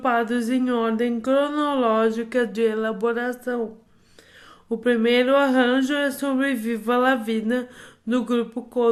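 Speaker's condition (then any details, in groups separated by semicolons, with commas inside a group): Amyotrophic lateral sclerosis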